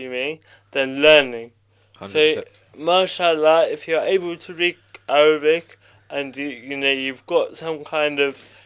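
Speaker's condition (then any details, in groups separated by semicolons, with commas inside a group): Cerebral palsy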